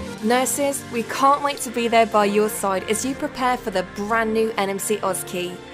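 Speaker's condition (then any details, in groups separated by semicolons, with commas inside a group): No condition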